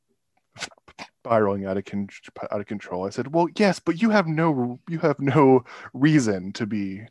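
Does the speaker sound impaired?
Yes: stuttering; stuttering since childhood, severe in middle and high school, could not get words out, several intensive camps when younger; still stutters, communicating virtually more challenging, more anxiety; word and part-word repetitions, blocks on own name; here repeated words, prolonged sounds.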